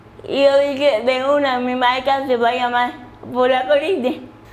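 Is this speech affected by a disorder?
Yes: cerebral palsy; birth complication, uses wheelchair.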